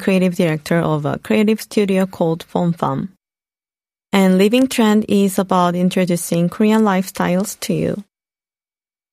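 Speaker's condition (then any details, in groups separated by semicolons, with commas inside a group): No condition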